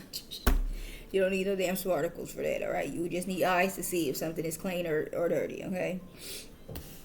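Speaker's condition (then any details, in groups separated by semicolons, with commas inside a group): No condition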